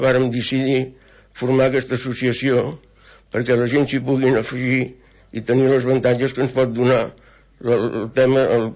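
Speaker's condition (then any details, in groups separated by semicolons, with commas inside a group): Parkinson's disease; weekly supervised table tennis program, Cert Tenis Taula with Àrea Bàsica de Salut de l'Escala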